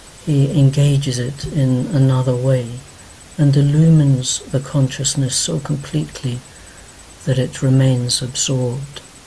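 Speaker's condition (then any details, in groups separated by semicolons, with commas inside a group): No condition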